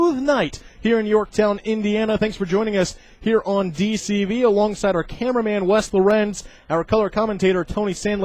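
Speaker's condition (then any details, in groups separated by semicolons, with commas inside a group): No condition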